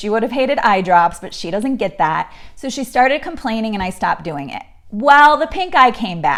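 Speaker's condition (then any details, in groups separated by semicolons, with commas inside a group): No condition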